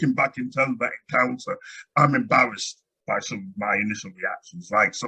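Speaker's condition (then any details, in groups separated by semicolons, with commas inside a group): No condition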